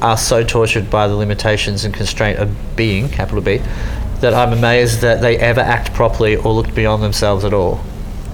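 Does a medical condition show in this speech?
Yes: cleft lip and palate; congenital cleft lip and palate, repeated hospital stays and surgeries as a baby.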